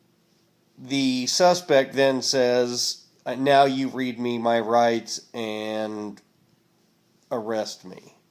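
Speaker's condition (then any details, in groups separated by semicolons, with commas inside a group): No condition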